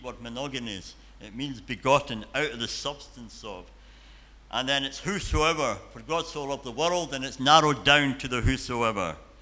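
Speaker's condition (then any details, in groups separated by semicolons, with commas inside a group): Cleft palate and cleft lip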